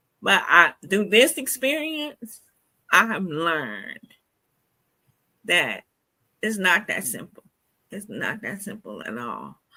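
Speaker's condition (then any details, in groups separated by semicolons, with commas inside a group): Cerebral palsy; spastic triplegia, right side, severe lower-limb spasticity, mainly wheelchair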